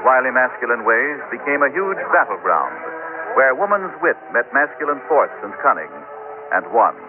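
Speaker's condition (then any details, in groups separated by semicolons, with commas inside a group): No condition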